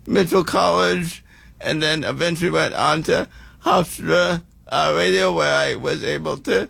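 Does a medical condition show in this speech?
Yes: cerebral palsy; congenital, physical disability visible in hand, unable to play mainstream sports as child; advised by Pete to improve speaking for play-by-play, attended Toastmasters, hired speaking coach.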